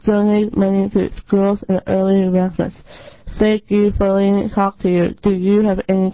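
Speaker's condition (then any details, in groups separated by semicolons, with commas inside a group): Down syndrome; from birth, early intervention from infancy with home visitor from 2 weeks old; 13 years old, uses special aids at school to attend regular classrooms; friend Kim helped with speech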